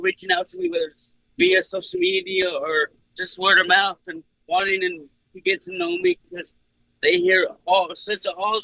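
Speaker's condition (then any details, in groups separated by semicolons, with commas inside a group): Cerebral palsy; speech unaffected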